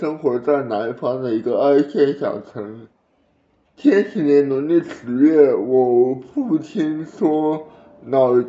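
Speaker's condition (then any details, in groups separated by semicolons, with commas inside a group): Cerebral palsy; blue at birth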